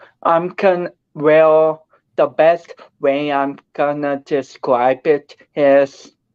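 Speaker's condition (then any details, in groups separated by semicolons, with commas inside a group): Cerebral palsy; speech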